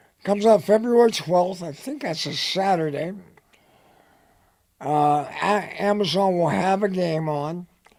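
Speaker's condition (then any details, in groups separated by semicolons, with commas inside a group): Head and neck cancer; dry throat, dry mouth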